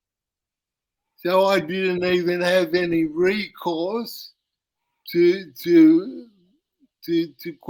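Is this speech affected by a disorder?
Yes: cerebral palsy; uses wheelchair.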